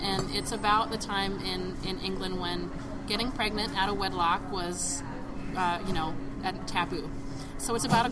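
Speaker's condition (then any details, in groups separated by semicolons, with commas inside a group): No condition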